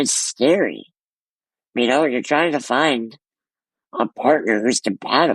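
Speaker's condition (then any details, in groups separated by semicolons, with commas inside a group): Muscular dystrophy; congenital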